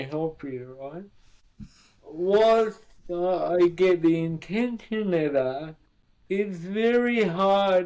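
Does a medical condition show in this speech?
Yes: cerebral palsy.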